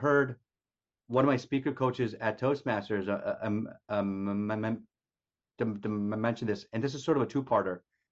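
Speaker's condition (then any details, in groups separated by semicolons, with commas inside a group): Stutter; stutter since childhood, severe growing up, singing to avoid talking; age 50, still stutters, occasionally gets stuck, uses speech structure and techniques to manage blocks; trouble with l, sometimes r, cannot always say own name, inserts pauses, fillers; repeated sounds, blocks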